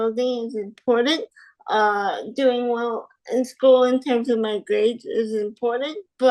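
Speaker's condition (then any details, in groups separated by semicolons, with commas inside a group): Spastic quadriplegic cerebral palsy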